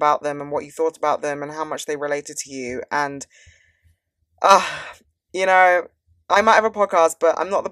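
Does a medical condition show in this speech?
No.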